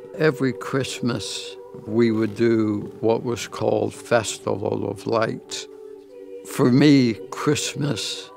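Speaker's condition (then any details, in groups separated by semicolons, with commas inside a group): ALS; progressive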